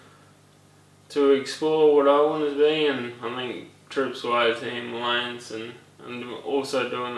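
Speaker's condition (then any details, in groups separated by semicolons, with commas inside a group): Brain injury; caused by accident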